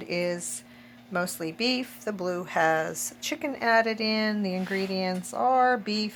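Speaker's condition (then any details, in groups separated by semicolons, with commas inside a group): No condition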